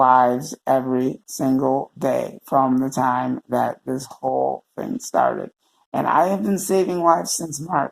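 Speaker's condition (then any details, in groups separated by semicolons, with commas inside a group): Cerebral palsy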